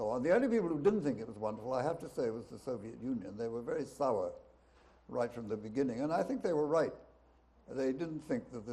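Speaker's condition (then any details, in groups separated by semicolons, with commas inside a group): No condition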